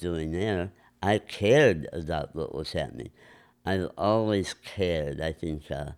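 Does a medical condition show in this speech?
Yes: enlarged tongue from vascular growth; vascular malformation of face and mouth, lower lip and lower mouth removed, tongue and throat surgeries, heavy radiation; harder swallowing, speech affected.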